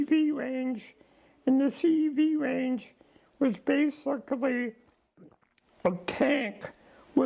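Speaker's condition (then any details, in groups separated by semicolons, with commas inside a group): ALS; diagnosed about 15 months ago, declining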